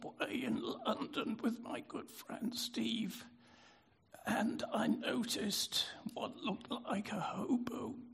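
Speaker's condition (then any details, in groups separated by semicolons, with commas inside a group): Spasmodic dysphonia; ENT exam with nasal camera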